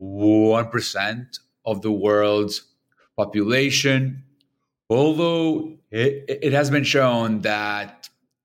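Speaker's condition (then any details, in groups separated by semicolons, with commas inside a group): Stutter; lifelong stutter, onset around age two, noticed by mother; breathing technique to control stutter, Toastmasters member nine years; audible breathing, effort to control stutter, pauses that could be mistaken for internet lag; prolonged sounds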